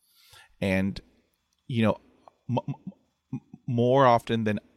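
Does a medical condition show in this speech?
Yes: stutter; stutter about 45 years, mother also stuttered, accepted stutter at age 40; still stutters, unpredictable blocks, carries National Stuttering Association stutter card; sometimes nothing comes out, cannot say own name at times, uses British accent, diaphragmatic breathing; here prolonged sounds, blocks.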